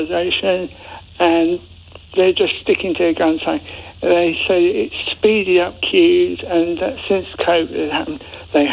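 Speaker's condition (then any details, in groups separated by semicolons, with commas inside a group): Cerebral palsy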